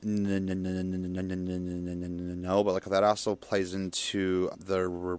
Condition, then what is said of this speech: Stuttering. I'm always like, well, fuck, you know, I'm going to stutter and they're not going to know what's going on.